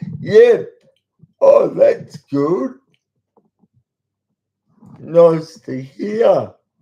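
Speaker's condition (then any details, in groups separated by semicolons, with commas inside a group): Cerebral palsy; talks slowly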